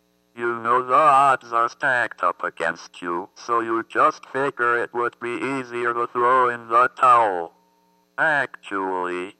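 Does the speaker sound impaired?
Yes: athetoid cerebral palsy; birth oxygen loss over an hour, motor brain injury, constant muscle movement, thumb surgery; couldn't express self first 6 years, family couldn't understand, speech therapist Judy, communication box.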